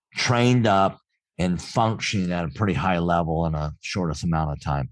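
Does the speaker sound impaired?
Yes: cleft palate; speech sounded different in childhood, stuttered when nervous as child, afraid of speaking up.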